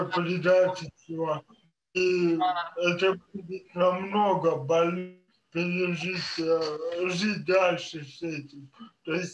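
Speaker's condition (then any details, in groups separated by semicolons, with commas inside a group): Cerebral palsy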